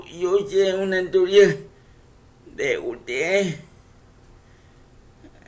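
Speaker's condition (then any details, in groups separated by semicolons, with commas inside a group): Cerebral palsy; speech affected by cerebral palsy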